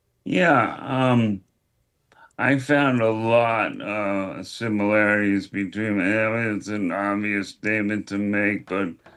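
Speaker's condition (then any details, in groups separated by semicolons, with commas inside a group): ALS; likely bulbar form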